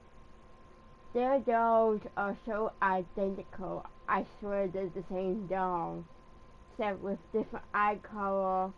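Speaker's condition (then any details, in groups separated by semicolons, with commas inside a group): Cerebral palsy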